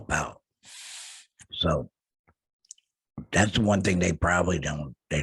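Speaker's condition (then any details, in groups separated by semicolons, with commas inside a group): Laryngectomy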